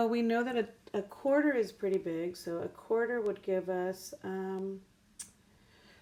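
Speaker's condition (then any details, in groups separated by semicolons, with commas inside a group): No condition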